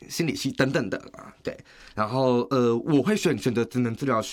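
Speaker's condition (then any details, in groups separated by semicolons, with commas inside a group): Severe hearing loss, cochlear implant; progressive hearing loss from kindergarten, very severe by first year of high school; uses cochlear implant; very clear expression, no sense of communication disorder per host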